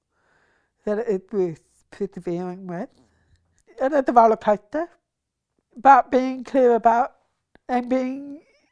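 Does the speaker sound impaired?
Yes: deafness from birth, congenital, rubella-related; born deaf into hearing family; learned to speak well, communication a strength.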